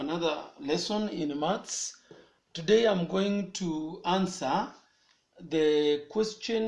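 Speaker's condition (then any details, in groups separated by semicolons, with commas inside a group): No condition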